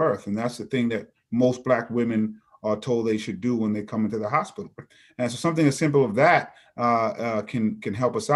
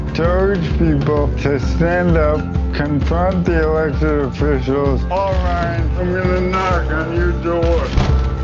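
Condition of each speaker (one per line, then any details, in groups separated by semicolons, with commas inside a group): No condition
ALS; rapidly progressing whole-body paralysis, uses wheelchair; trouble breathing, speech-generating device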